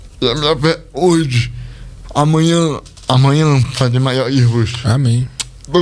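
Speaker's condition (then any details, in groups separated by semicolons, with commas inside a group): Cerebral palsy; speech not normal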